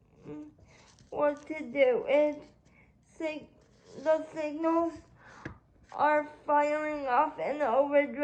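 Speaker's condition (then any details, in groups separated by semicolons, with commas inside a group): Cerebral palsy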